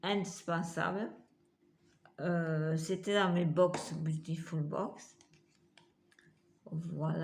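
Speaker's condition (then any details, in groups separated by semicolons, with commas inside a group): Multiple sclerosis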